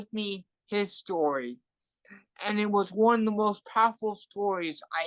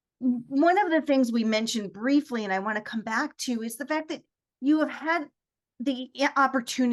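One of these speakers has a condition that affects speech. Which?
The first: cerebral palsy; from birth, hearing loss; walks unsteadily, cannot hear well.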